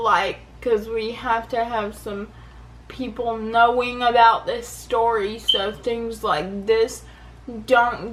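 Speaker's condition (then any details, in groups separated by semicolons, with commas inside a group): Cerebral palsy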